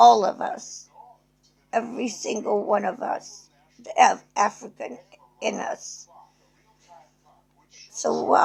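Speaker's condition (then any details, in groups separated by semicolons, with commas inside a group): Cerebral palsy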